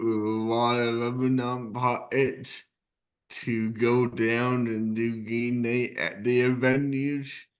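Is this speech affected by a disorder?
Yes: cerebral palsy; present from birth.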